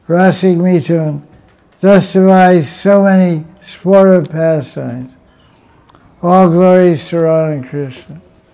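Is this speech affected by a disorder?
Yes: deafness; fluent spoken lecture, reads translations aloud, relies on audience feedback for volume.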